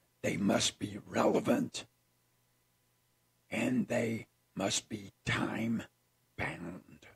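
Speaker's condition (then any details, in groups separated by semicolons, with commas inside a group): Throat cancer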